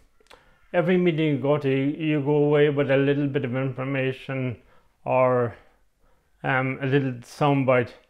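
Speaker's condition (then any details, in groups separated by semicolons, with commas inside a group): MND; communication devices assessed, types replies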